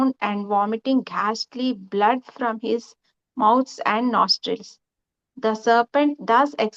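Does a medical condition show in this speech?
No.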